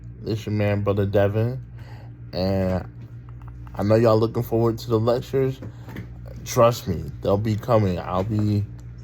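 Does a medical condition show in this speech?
Yes: cerebral palsy; talks very well.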